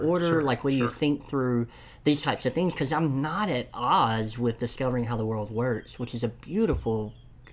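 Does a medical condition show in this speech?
Yes: cleft lip and palate; congenital, present from birth; listener heard 'palate' as 'pilot', self-described enunciation not always good, attributed to being from Tennessee.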